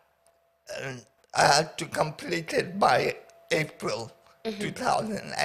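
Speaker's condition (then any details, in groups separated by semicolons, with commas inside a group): Paraplegia with essential tremor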